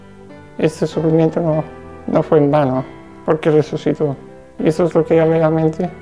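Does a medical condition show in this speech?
Yes: Duchenne muscular dystrophy; degenerative, progressive loss of strength over time, past suffocation episode needing emergency care, later relapses.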